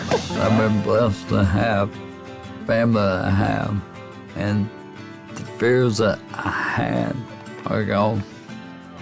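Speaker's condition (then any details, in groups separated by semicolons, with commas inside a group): ALS; weakened muscles; speech affected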